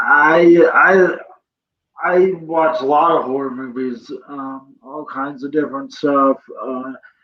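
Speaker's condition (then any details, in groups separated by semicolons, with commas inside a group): Cerebral palsy; present from birth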